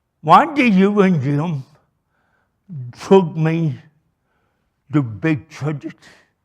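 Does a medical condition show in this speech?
Yes: cerebral palsy.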